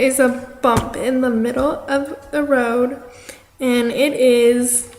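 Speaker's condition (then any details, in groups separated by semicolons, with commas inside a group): Cerebral palsy; affects arm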